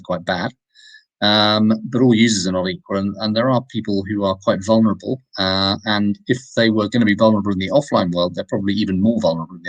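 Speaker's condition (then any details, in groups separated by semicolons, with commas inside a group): No condition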